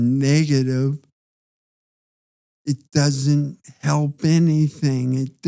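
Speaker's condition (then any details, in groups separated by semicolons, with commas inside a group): Parkinson's disease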